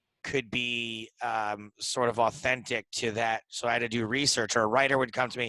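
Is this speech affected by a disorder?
No.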